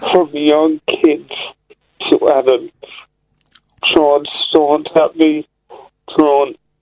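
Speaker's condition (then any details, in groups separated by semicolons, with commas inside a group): Slurred speech, mild; slurred speech since fall from two-story window at age three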